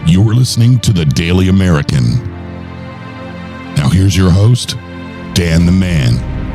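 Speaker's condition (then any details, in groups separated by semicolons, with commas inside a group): No condition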